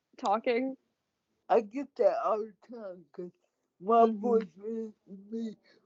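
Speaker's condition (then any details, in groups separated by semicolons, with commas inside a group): Cerebral palsy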